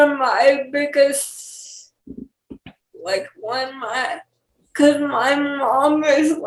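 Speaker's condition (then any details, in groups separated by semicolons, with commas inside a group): Cerebral palsy; speech issues, uses text-to-speech and speech-to-text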